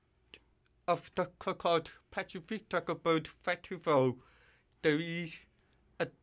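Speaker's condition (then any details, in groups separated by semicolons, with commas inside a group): Hearing loss with cochlear implant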